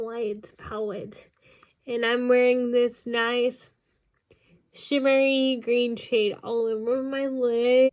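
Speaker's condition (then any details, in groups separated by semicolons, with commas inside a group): Cerebral palsy; congenital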